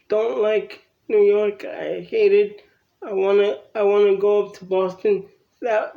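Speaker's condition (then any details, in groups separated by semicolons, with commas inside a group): Cerebral palsy; from birth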